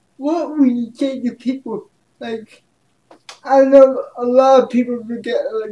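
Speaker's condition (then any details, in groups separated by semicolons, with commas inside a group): Cerebral palsy; speech affected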